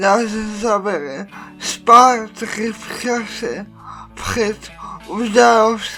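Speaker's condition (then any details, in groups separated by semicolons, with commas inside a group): Cerebral palsy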